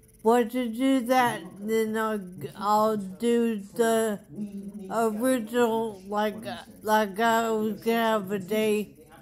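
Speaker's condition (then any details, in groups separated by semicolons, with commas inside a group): Traumatic brain injury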